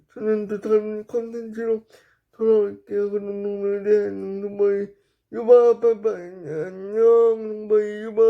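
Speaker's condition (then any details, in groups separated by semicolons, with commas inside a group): Brain lesion disability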